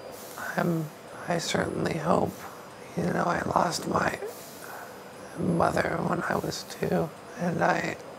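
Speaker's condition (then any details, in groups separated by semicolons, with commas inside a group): ALS; young man, hospital bed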